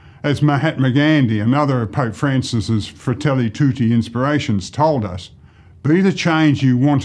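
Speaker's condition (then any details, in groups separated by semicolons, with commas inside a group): No condition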